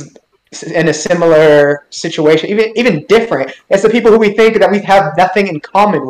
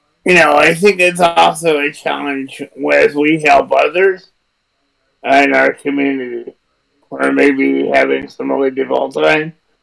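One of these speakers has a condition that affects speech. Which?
The second: cerebral palsy; strong startle, limited ability to freeze; power wheelchair user.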